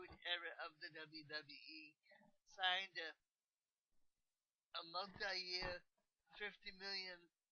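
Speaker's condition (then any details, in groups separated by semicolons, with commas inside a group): Cerebral palsy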